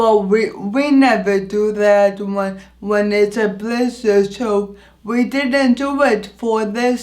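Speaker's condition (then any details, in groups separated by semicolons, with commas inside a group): Anoxic brain injury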